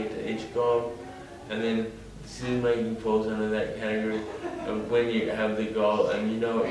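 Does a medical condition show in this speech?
Yes: brain injury; acquired, fall from height.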